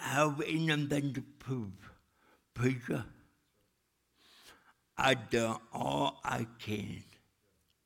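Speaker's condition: Cerebral palsy; mother spoke for him in childhood

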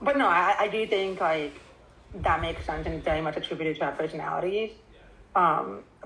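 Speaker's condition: Deafness, cochlear implant; deaf accent, speech differs from hearing speakers, communicates by spoken language

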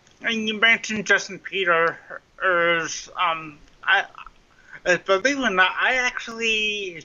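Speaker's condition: Cerebral palsy; mild form

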